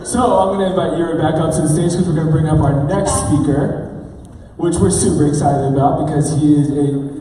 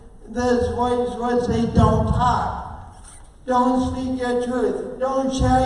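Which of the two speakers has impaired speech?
The second: oxygen-related condition, speech impairment; oxygen-related, coordination differences; speech impairment, voice sounds different.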